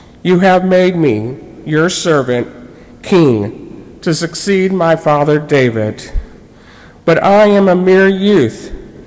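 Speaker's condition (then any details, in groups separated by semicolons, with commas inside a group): No condition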